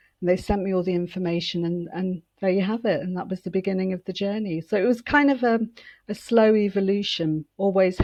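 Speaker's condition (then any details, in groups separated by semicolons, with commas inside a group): No condition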